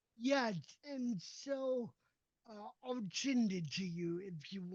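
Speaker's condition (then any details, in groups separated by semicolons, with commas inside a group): Cerebral palsy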